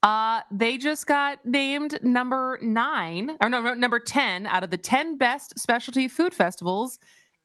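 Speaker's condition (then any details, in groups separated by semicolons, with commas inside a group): No condition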